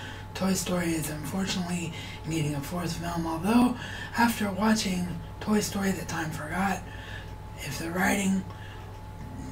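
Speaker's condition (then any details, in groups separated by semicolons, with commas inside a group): Cerebral palsy; wheelchair bound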